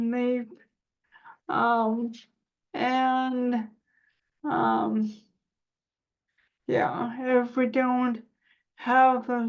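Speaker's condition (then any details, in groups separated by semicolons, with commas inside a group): Cerebral palsy; spasticity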